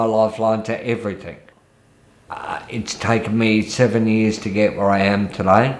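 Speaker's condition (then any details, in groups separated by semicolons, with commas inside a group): Multiple sclerosis; wheelchair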